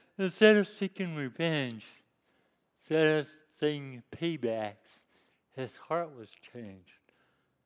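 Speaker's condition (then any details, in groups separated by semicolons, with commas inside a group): Cerebral palsy; lifelong disability since youth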